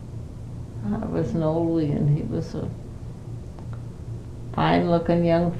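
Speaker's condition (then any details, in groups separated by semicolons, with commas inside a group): Parkinson's disease; not very able to do much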